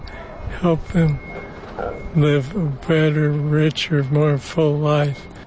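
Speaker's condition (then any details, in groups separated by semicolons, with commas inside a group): Parkinson's disease; Parkinson's disease diagnosed nearly 3 decades ago; attends Rusty Gloves boxing class, Corner Boxing Club, Boulder, for balance, coordination, endurance, strength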